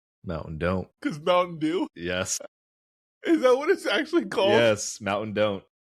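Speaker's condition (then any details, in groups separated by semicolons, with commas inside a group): No condition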